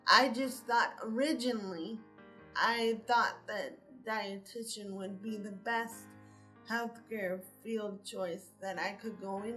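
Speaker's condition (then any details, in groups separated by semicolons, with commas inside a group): Cerebral palsy; from birth; diagnosed around preschool age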